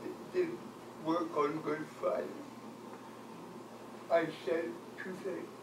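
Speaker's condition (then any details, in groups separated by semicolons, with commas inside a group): Cerebral palsy; from birth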